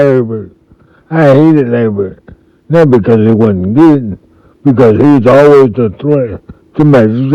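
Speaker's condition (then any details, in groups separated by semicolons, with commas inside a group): Multiple sclerosis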